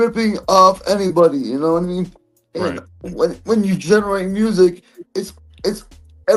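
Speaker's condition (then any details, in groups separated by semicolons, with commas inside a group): Cerebral palsy; present from birth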